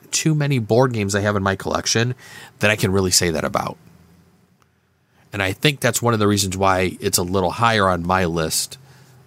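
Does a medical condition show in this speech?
No.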